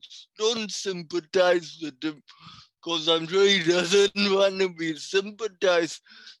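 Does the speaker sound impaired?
Yes: cerebral palsy; from birth, breech birth complications, affects walking, speech and coordination, not mentally affected, no cure.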